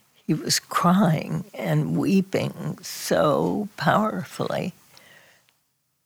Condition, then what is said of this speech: Spasmodic dysphonia. Spasmodic dysphonia, which is my strange, strangled-sounding voice, which is caused by some incorrect message from the basal ganglia of the brain to the vocal cords, which causes them to crunch down unnaturally.